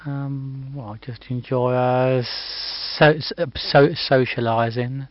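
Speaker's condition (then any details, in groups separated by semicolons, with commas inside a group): Stutter; no known family history of stuttering, origin unknown, speech therapy many years ago; repeated sounds, prolonged sounds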